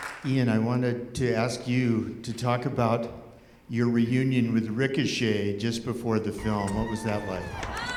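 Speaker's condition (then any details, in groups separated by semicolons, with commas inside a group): No condition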